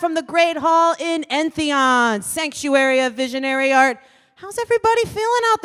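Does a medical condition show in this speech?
No.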